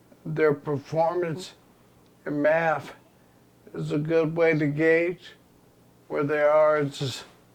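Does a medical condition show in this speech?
Yes: ALS; progressive terminal illness.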